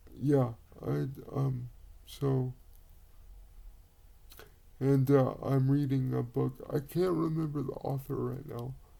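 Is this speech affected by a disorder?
Yes: cerebral palsy; quadriplegic.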